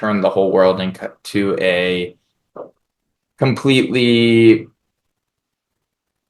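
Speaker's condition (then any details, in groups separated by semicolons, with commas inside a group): No condition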